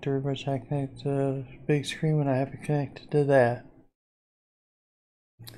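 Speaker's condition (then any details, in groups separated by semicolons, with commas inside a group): Parkinson's disease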